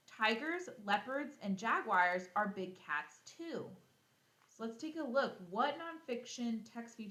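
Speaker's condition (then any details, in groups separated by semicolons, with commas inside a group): No condition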